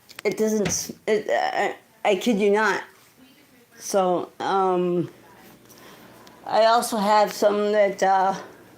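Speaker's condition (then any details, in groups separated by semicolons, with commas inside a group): Cerebral palsy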